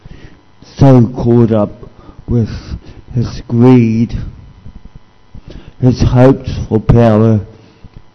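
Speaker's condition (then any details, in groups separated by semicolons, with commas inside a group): Cerebral palsy; discovered at age 2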